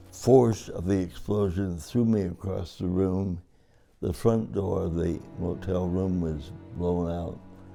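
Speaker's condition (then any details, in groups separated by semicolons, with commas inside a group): Cerebral palsy; from birth; able to hike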